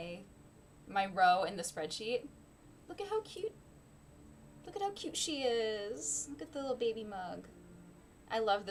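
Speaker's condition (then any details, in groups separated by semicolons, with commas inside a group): No condition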